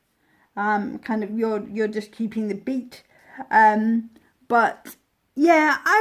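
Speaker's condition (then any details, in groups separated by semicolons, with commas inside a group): Cerebral palsy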